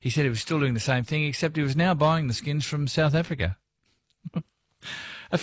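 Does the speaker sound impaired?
No.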